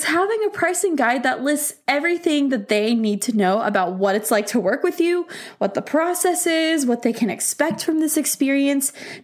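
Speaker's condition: No condition

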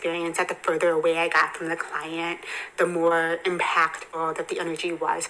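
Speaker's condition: Hearing impairment; congenital hearing impairment

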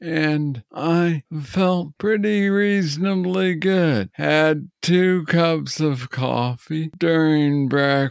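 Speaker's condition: Parkinson's disease; young onset

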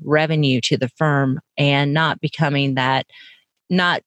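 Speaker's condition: No condition

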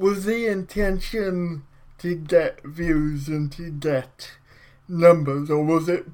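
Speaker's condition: Cerebral palsy; brain damage at or around birth, affects coordination and muscle control of whole body

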